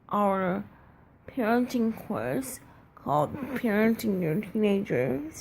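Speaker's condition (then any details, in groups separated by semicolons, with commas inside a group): Cerebral palsy, triplegia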